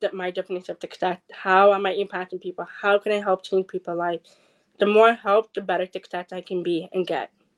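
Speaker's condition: Deafness, acquired at age four

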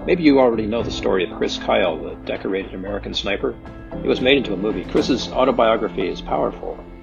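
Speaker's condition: No condition

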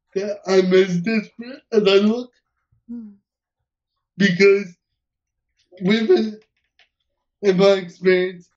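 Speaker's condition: Cerebral palsy; uses wheelchair

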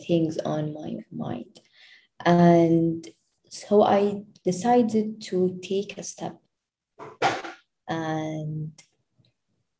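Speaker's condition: Stuttering; onset in fourth grade, around age 9-10; gets stuck, blocks, speaks much better now, confident, moves on after getting stuck; prolonged sounds

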